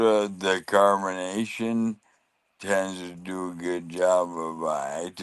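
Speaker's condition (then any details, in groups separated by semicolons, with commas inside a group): ALS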